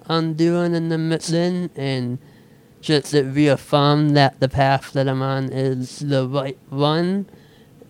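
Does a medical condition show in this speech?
Yes: speech impediment; Google translator voice input once misrecognized speech.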